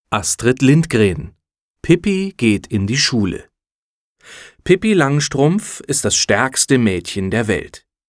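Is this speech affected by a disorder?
No.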